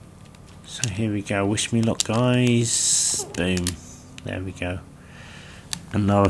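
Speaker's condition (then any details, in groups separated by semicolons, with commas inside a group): No condition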